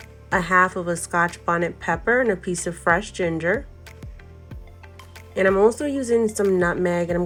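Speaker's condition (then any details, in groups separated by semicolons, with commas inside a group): No condition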